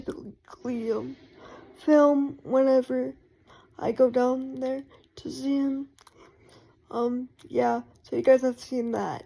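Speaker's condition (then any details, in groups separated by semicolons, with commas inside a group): Cerebral palsy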